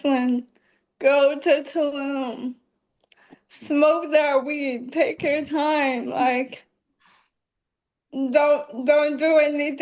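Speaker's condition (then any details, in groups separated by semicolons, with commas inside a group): ALS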